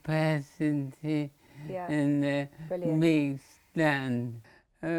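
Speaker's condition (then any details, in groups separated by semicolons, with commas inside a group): Motor neurone disease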